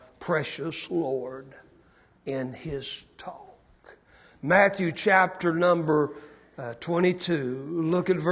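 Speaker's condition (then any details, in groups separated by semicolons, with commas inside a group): No condition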